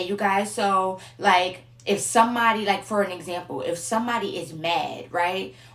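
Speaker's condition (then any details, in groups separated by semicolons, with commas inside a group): No condition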